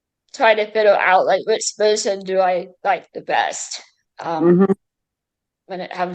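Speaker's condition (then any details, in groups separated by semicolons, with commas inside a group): Cerebral palsy, mild; speech affected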